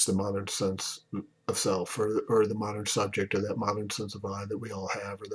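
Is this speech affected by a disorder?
No.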